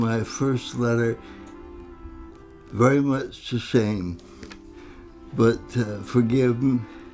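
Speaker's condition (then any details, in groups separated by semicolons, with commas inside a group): Cerebral palsy; from birth; able to hike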